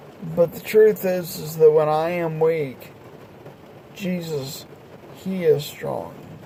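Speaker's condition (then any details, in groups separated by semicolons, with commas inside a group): Multiple sclerosis, progressive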